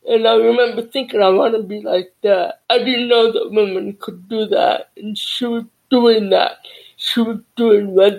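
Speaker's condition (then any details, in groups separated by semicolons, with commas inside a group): Deafness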